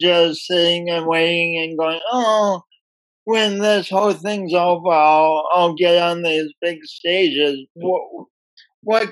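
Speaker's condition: Speech impediment from birth; oxygen loss at birth

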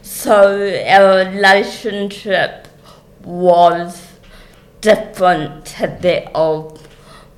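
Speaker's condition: Cerebral palsy; speech obviously affected

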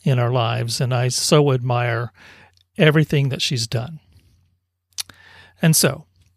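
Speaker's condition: No condition

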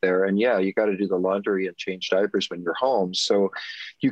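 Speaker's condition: No condition

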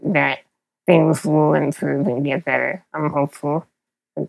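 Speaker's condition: Spinal muscular atrophy; needs help with all physical activities, use of only a couple fingers, power wheelchair, Dragon NaturallySpeaking

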